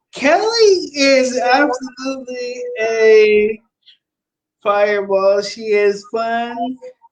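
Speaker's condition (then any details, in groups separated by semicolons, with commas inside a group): Cerebral palsy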